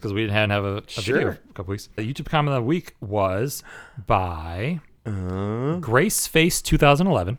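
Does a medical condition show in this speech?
No.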